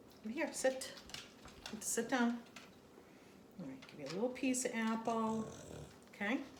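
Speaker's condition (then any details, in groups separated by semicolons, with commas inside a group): No condition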